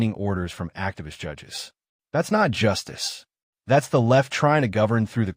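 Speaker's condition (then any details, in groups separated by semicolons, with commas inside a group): No condition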